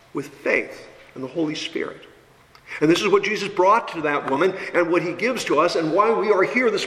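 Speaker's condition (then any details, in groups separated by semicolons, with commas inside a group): No condition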